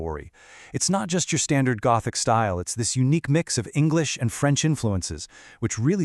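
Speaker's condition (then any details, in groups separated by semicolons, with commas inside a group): No condition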